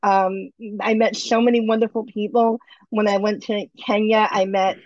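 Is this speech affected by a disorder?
Yes: bilateral cleft lip and palate; surgeries needed to function normally with eating, speaking, drinking.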